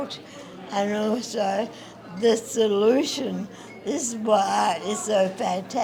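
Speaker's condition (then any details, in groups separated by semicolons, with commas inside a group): Acquired brain injury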